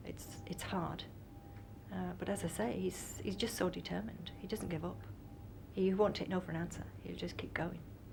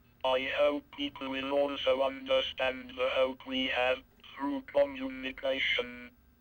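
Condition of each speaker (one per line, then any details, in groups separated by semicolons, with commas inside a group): No condition
Cerebral palsy; lifelong, affects all muscles including speech muscles; walks with difficulty, can drive; non-speaking, uses sounds, signs, word board, speech synthesizer, speech-generating device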